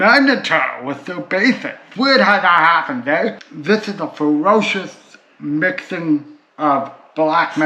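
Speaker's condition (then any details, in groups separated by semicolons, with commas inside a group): Cerebral palsy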